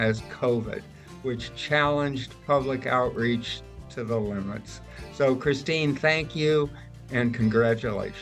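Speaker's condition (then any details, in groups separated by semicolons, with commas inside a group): No condition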